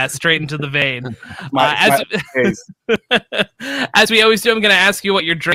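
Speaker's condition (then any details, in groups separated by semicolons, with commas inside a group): No condition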